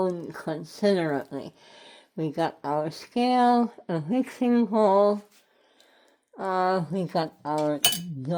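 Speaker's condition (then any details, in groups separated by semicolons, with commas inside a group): Head and neck cancer; tracheostomy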